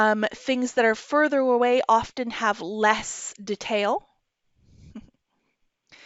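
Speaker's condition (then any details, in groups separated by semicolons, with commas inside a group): No condition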